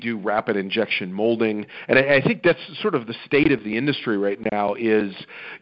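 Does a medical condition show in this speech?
No.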